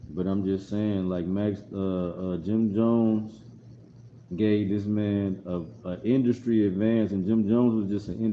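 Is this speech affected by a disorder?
No.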